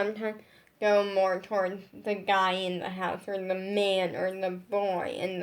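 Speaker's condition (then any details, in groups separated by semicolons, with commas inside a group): Brain injury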